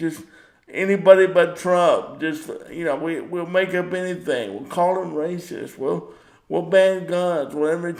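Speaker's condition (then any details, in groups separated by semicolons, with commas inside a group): Cerebral palsy; power wheelchair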